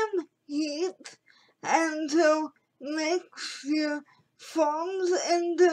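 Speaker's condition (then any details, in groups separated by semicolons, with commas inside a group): Cerebral palsy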